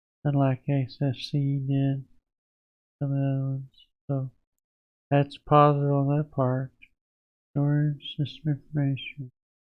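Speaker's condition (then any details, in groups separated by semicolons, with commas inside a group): Parkinson's disease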